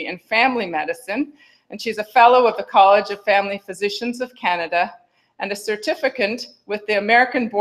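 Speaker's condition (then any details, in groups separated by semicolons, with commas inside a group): No condition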